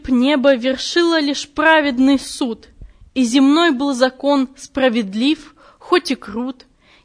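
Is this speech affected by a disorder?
No.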